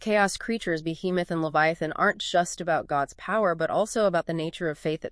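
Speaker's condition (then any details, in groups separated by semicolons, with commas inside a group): No condition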